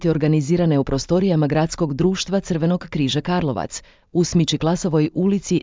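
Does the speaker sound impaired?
No.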